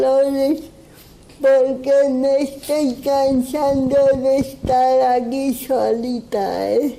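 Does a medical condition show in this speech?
Yes: cerebral palsy.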